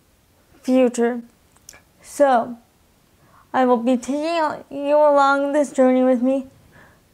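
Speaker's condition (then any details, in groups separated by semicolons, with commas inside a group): Cerebral palsy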